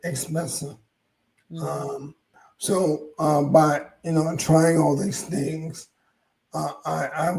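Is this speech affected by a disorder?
Yes: ALS; hoarse voice.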